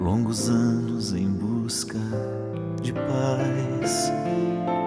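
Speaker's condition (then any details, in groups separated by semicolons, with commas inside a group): No condition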